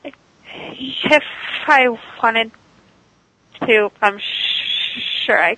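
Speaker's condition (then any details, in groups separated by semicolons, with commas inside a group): Stuttering; very severe third grade, worse high school, speakeasy from Dr. John Haskell, speech therapy helped core; moderate, occasional speakeasy in-ear delayed auditory feedback device, not worn on show; device cuts stuttering about 95%, still stutters at sentence onset, worse around unfamiliar people, sometimes avoids talking; repeated sounds, prolonged sounds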